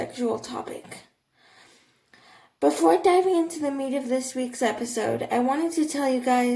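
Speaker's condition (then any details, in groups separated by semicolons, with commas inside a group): Cerebral palsy, athetoid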